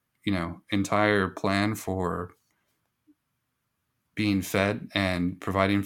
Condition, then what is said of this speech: No condition.